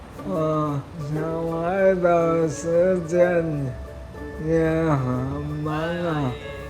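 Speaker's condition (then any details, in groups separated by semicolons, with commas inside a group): Motor neuron disease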